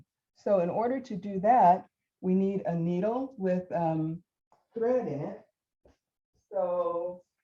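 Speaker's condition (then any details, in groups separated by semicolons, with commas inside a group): No condition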